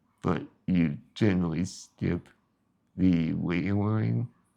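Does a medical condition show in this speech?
Yes: spinal muscular atrophy.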